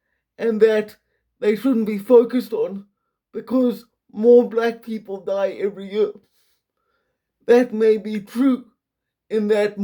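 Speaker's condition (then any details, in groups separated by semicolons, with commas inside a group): Quadriplegic cerebral palsy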